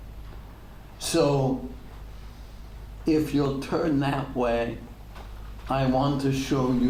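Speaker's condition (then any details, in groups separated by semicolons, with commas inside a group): ALS; degenerative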